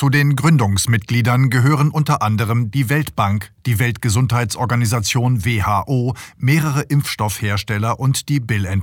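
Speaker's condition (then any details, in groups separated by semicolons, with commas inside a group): No condition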